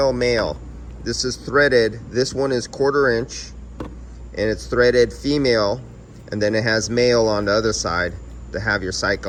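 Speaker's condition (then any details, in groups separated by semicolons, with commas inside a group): No condition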